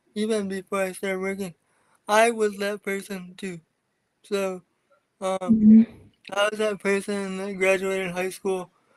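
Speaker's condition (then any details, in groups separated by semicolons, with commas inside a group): Cerebral palsy; from birth, wheelchair user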